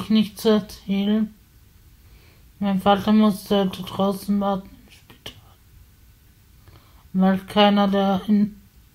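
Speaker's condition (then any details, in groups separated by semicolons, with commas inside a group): Spasticity from birth; multiple sclerosis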